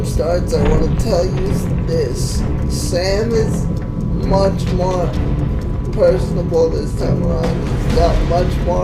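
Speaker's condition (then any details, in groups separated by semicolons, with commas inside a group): Cerebral palsy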